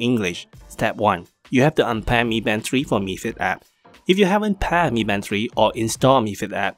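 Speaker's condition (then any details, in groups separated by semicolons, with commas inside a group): No condition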